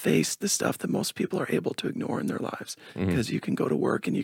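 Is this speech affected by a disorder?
Yes: spasmodic dysphonia; speaks in higher pinched tone to reliably get words out, lower voice inconsistent.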